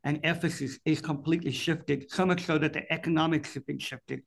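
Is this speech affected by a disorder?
Yes: cleft palate; speech impediment.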